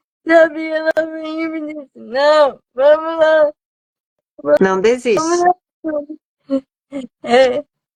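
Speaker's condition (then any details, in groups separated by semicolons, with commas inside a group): Cerebral palsy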